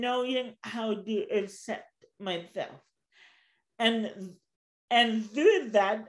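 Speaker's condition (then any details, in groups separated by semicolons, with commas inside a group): Cerebral palsy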